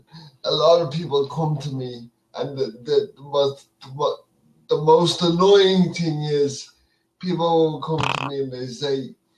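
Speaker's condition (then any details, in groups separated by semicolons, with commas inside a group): Cerebral palsy; speech affected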